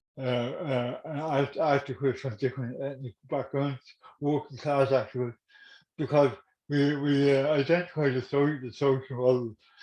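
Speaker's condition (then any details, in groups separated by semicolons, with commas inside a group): Cerebral palsy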